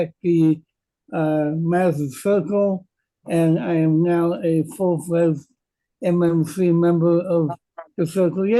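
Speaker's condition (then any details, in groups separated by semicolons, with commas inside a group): Cerebral palsy; present from birth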